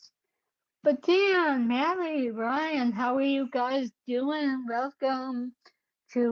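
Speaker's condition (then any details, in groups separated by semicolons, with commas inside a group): Cerebellar ataxia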